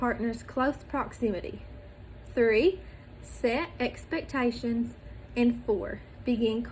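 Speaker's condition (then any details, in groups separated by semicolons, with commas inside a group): No condition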